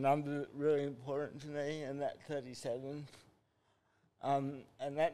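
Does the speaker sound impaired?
Yes: spastic cerebral palsy; spastic type from birth, 37 minutes without breath, brain damage, tight muscles, involuntary movements, poor balance; predicted never to walk or talk, prediction proved wrong.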